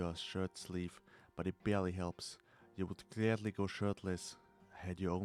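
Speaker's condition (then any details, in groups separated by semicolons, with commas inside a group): No condition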